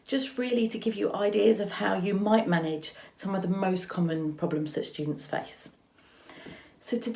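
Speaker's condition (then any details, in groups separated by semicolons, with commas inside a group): No condition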